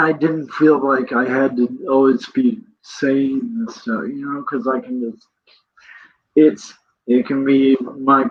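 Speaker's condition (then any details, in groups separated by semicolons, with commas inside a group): Cerebral palsy; present from birth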